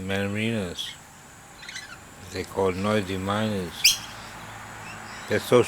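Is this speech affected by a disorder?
Yes: Parkinson's disease; hypersalivation.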